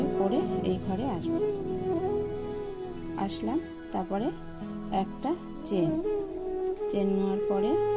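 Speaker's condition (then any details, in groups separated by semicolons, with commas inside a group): No condition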